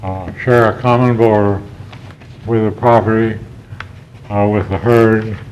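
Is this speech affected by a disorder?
Yes: Parkinson's; may be hard to understand.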